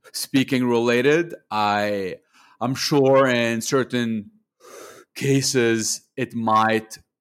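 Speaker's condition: Stuttering; stutter since birth, neurological basis, speech therapists in Lebanon childhood to teens, psychologist at 16-17; adult, still stutters audibly, controls stutter with breathing technique learned in UK; stutter much worse before, affects only speaking, not reading or writing, long avoided speaking; prolonged sounds

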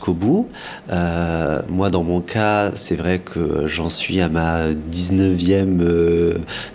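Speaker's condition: No condition

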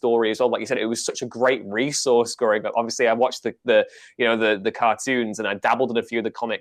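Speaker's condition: No condition

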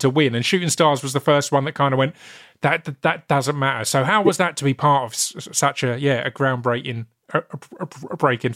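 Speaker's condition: Stammer; stutter, unnoticed during rapping and spoken word years, noticed with radio show and podcast, works with STAMMA; in self-tapes can perform without stammering, or with stammer unrestrained; repeated sounds, prolonged sounds

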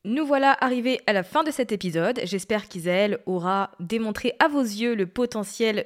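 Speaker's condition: No condition

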